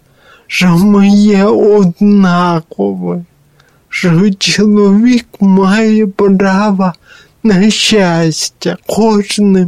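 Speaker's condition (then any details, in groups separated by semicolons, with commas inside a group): Cerebral palsy; since birth, born apparently lifeless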